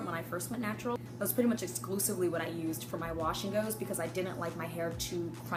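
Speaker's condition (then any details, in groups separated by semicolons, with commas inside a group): No condition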